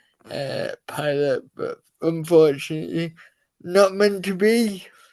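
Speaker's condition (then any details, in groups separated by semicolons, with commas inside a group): Cerebral palsy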